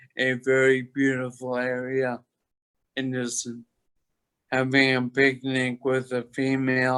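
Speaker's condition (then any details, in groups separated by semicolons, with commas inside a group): Toxic leukoencephalopathy, locked-in syndrome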